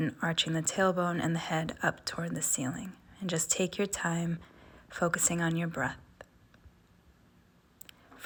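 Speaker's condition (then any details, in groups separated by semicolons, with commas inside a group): No condition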